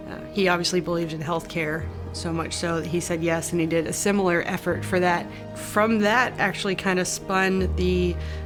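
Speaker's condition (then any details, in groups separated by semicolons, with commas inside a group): No condition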